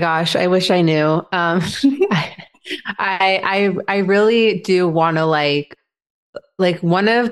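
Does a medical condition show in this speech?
Yes: stuttering; stutter diagnosed in childhood, about seven months speech therapy, therapy tried changing voice, formerly covert, hid stutter through school; openly stutters, accepted stutter after starting podcast; audible stuttering, feels hindered by speech impediment; here repeated words, blocks.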